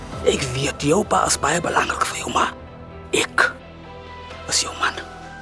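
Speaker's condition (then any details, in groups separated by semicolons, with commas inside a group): No condition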